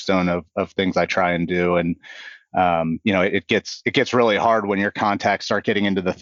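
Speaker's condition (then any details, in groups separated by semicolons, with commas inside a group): No condition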